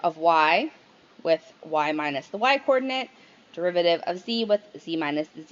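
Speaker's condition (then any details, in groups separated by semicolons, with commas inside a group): No condition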